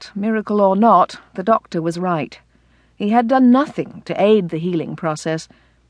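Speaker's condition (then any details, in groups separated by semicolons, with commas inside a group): No condition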